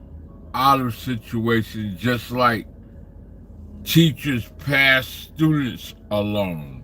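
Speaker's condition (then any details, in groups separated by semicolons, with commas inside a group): Slurred speech; still slurs words occasionally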